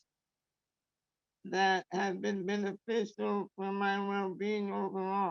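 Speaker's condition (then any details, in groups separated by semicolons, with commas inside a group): Traumatic brain injury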